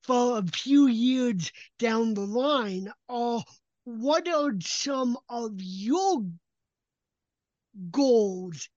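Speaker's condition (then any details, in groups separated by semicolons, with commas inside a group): Cerebral palsy; speech impediment likened to a different accent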